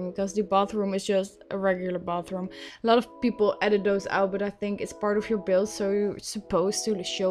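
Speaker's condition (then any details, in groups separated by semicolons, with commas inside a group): No condition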